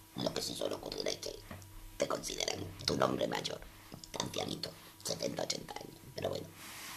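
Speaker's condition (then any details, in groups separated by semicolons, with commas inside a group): Total laryngectomy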